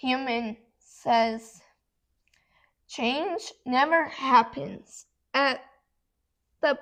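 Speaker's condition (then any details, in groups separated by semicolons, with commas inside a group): Cerebral palsy; affects muscles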